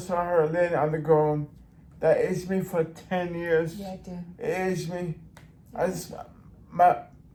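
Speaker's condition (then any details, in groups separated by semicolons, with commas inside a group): Brain injury; in brain injury rehab facility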